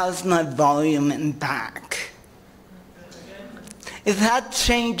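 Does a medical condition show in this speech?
Yes: cerebral palsy; heel cord surgery suggested; not progressive, diagnosed at 12; some sounds jumbled, speech therapy for tongue.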